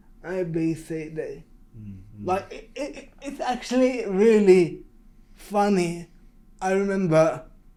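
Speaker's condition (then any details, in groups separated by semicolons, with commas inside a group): Cerebral palsy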